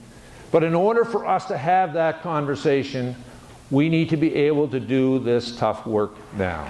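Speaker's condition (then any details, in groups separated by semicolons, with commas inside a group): No condition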